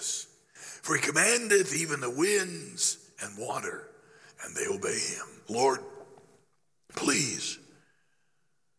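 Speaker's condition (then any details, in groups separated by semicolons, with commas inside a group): Laryngeal cancer after radiation; still affected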